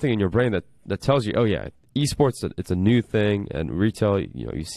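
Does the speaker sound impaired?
No.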